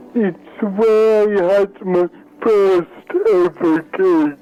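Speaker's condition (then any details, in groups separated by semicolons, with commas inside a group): Cerebral palsy; wheelchair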